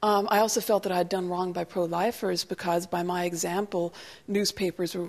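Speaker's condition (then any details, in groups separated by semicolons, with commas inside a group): No condition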